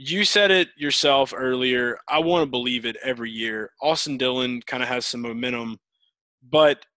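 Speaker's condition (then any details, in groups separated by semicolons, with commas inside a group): No condition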